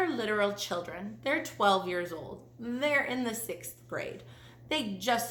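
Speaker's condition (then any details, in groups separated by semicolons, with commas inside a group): No condition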